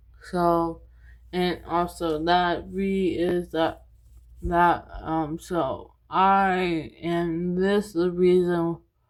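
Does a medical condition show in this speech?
Yes: cerebral palsy; brain damage, epilepsy, seizures since age one.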